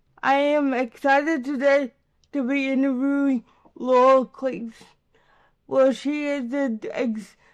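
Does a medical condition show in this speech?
Yes: cerebral palsy.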